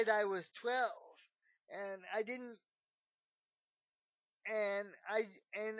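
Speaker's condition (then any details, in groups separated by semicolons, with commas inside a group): Cerebral palsy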